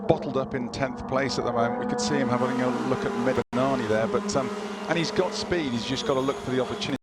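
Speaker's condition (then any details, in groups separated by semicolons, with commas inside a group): No condition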